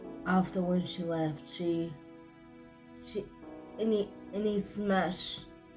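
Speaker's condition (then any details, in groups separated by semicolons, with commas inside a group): Cerebral palsy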